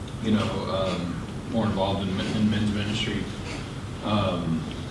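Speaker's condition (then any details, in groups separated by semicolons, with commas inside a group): No condition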